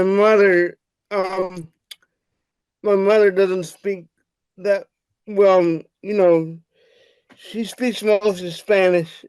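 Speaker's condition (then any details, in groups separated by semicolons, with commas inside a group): Cerebral palsy; wheelchair user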